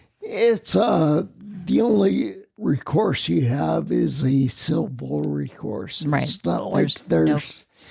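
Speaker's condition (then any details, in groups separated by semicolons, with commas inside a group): Spinocerebellar ataxia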